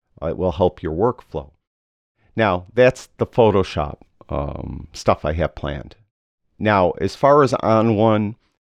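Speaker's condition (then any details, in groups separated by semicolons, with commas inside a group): No condition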